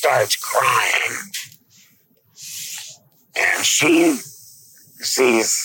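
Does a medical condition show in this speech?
Yes: laryngectomy; 6.5 days intensive care.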